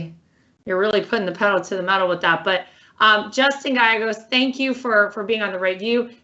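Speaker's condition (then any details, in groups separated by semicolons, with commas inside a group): No condition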